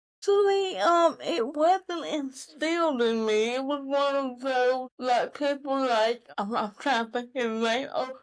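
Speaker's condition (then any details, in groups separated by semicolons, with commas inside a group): Cerebral palsy; mild form; could not always articulate well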